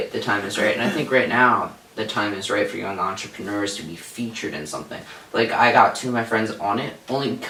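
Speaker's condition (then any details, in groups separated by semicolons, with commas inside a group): No condition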